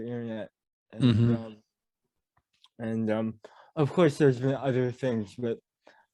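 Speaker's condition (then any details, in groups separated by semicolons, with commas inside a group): Cerebral palsy; mild speech impediment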